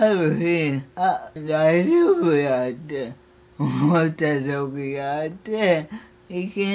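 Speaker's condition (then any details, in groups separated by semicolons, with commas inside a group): Cerebral palsy; severe, uses a wheelchair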